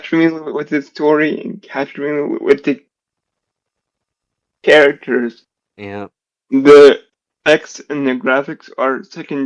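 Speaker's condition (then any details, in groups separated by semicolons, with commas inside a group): Generalized dystonia; drops things with both hands, clumsy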